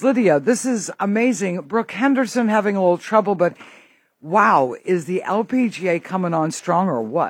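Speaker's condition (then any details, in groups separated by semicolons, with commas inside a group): No condition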